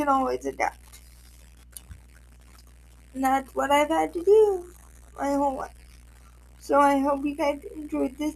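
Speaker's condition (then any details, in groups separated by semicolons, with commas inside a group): Cerebral palsy, spastic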